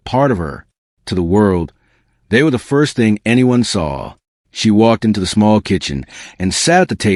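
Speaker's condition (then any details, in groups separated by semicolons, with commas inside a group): No condition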